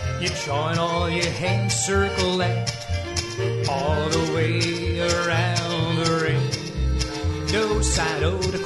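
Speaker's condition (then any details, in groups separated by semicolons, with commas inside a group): No condition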